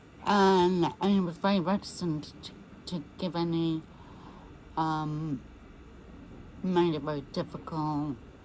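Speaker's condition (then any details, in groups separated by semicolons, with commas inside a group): MND; voice may be difficult to understand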